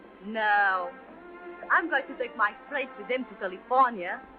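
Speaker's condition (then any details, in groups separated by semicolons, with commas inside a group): No condition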